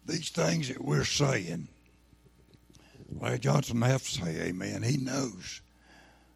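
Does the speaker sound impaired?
Yes: throat cancer, lost vocal cord; tumor grew from just over one to two inches in about two months, ate away vocal cord; kept trying to preach with no voice.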